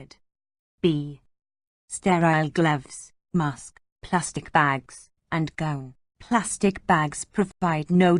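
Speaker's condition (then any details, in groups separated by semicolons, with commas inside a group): No condition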